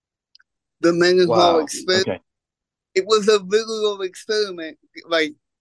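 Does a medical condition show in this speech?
Yes: cerebral palsy; congenital.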